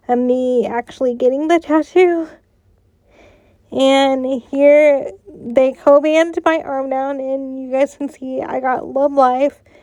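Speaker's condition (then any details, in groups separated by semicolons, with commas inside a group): Cerebral palsy, spastic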